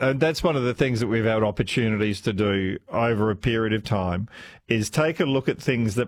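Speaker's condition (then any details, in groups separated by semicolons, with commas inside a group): No condition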